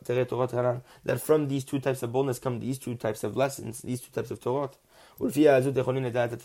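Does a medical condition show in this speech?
No.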